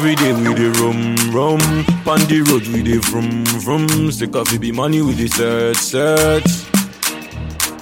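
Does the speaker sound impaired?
No.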